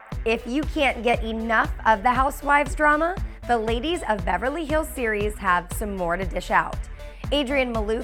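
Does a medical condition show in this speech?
No.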